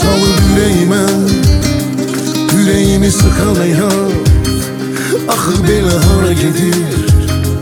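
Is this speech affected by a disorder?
No.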